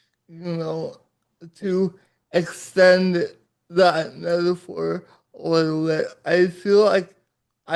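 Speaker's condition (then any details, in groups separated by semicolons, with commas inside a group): Cerebral palsy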